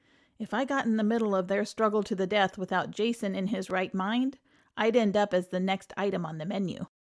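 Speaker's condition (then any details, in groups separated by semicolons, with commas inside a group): No condition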